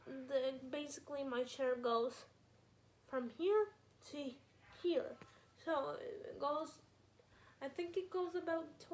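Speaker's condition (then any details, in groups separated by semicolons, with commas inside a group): Spastic quadriplegic cerebral palsy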